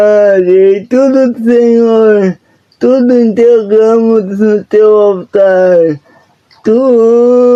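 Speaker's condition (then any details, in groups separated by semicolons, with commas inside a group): Paralysis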